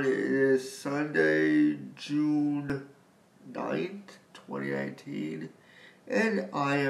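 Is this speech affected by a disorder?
Yes: spastic quadriplegic cerebral palsy.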